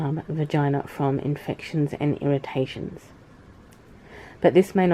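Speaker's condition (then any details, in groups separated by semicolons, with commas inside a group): No condition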